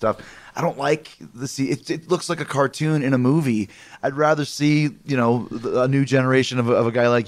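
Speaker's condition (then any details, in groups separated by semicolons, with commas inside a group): No condition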